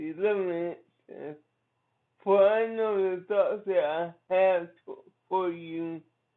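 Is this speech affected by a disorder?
Yes: cerebral palsy; from birth.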